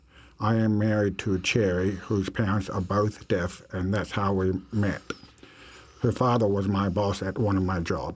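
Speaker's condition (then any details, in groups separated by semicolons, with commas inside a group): Deafness; diagnosed at 8 years old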